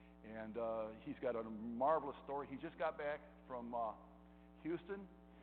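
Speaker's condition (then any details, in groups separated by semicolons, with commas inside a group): No condition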